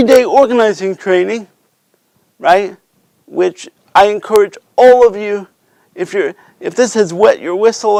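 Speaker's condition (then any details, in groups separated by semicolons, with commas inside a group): Cerebral palsy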